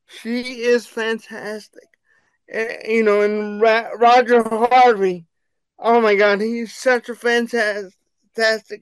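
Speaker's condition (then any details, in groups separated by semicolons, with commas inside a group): Cerebral palsy; wheelchair bound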